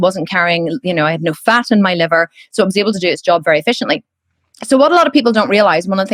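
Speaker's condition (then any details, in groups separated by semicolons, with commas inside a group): No condition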